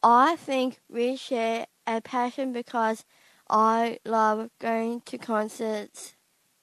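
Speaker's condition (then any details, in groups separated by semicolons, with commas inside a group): Down syndrome; congenital, present from birth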